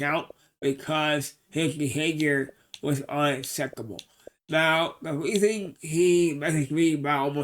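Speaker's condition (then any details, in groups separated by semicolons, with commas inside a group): Cerebral palsy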